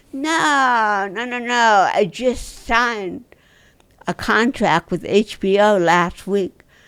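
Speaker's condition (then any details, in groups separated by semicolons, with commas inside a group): Cerebral palsy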